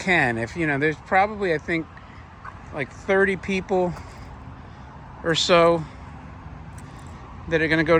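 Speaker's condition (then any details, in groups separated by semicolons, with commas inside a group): No condition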